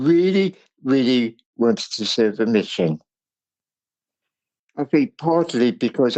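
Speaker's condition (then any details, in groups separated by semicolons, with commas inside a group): Cerebral palsy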